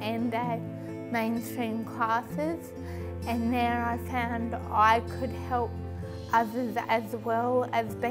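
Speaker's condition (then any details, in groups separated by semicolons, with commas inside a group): Cerebral palsy; slurred speech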